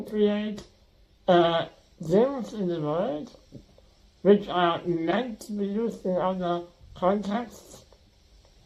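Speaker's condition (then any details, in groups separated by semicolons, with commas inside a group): Spinal muscular atrophy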